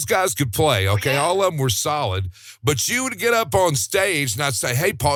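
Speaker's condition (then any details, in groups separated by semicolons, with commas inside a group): No condition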